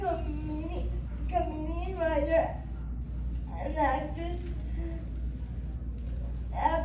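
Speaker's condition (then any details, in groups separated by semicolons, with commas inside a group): Cerebral palsy; spastic quadriplegia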